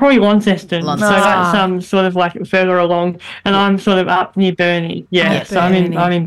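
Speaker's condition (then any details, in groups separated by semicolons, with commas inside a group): Bilateral cleft lip and palate; very airy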